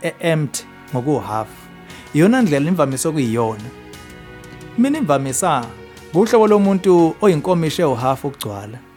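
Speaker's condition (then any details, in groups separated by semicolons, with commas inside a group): No condition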